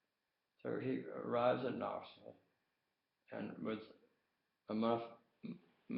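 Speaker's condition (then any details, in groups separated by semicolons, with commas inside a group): Tongue cancer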